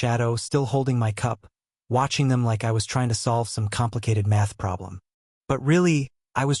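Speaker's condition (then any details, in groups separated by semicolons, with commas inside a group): No condition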